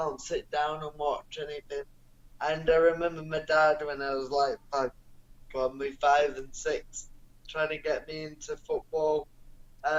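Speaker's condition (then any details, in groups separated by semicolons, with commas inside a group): Cerebral palsy; non-progressive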